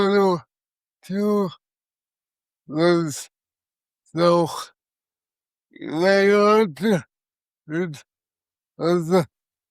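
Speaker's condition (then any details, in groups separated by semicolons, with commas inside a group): Cerebral palsy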